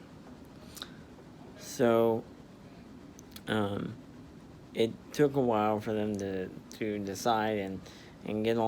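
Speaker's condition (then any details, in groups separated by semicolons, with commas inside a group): Spastic diplegia cerebral palsy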